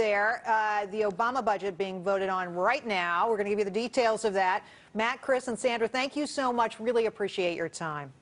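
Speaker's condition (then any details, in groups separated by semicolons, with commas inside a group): No condition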